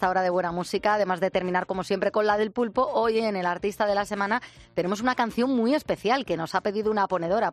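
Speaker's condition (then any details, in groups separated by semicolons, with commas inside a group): No condition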